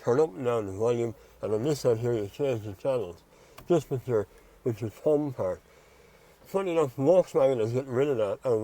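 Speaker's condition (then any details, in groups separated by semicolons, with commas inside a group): Mouth cancer surgery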